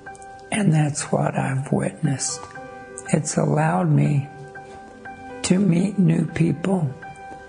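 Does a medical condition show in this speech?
Yes: ALS; wheelchair user; diagnosed 5 years ago.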